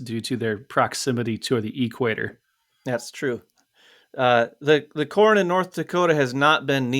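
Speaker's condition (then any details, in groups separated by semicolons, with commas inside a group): No condition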